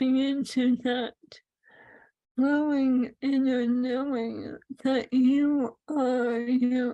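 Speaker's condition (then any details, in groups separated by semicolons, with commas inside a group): ALS; swallowing lost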